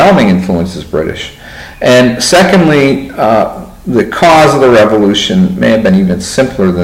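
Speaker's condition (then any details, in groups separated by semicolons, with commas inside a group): No condition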